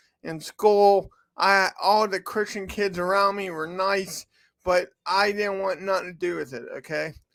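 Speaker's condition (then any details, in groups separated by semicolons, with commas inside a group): Cerebral palsy; from birth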